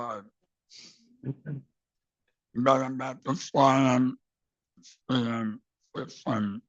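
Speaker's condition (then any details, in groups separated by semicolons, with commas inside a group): Base of tongue cancer; radical glossectomy with back muscle flap, no tongue; about 32 years since diagnosis, stage three tumor; relearned speaking and swallowing with speech therapy, blended food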